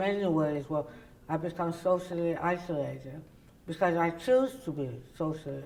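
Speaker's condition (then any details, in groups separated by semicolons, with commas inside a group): Oral cavity cancer, partial glossectomy; partial glossectomy with reconstruction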